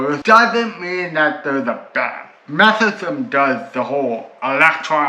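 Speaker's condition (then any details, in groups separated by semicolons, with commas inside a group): Cerebral palsy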